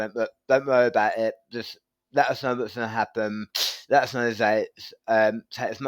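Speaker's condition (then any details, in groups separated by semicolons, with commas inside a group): Tongue cancer surgery; temporary tracheostomy for breathing with post-surgical swelling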